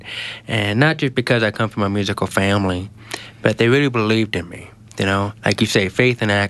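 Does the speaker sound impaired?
Yes: genetic hearing loss; congenital genetic 90% hearing loss inherited from father, diagnosed almost age two, no cochlear implant; speaks well after years of therapy, trouble understanding unfamiliar accents on phone.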